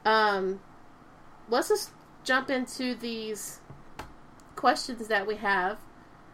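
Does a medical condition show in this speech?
No.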